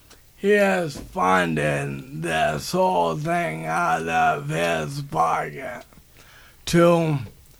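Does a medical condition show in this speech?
Yes: ALS; motor neuron disease, onset with speech impairment and right hand weakness; diagnosed about one year ago, needs help getting dressed, cannot tie own shoes; speech impairment noticed before diagnosis, prompted doctor visit.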